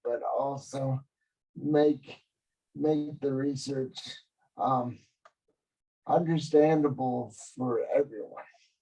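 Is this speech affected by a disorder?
Yes: cerebral palsy.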